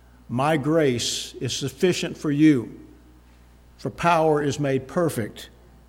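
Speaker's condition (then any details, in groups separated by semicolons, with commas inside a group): No condition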